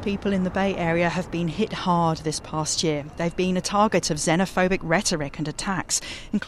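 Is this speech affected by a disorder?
No.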